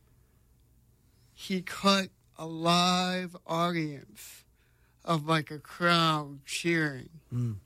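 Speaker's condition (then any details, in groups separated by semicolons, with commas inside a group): Cerebral palsy; congenital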